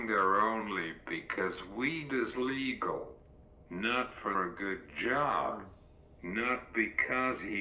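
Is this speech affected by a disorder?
Yes: cerebral palsy; uses wheelchair.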